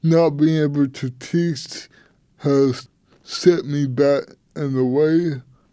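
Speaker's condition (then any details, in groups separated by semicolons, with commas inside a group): Cerebral palsy; congenital, tight muscles, affects walking and hands, takes medication, physical therapy for hands; medication taken this morning; affects speaking, would be very hard to understand without medication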